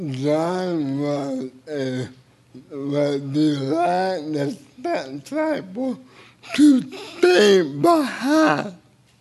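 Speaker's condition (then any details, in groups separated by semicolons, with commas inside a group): Cerebral palsy; a little difficult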